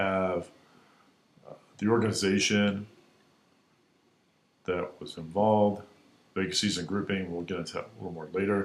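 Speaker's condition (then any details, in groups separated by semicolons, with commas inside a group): No condition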